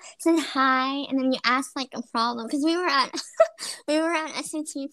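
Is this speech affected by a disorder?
Yes: cleft lip and palate.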